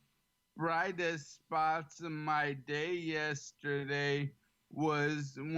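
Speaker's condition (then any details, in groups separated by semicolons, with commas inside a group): ALS; slightly slurred, has to slow down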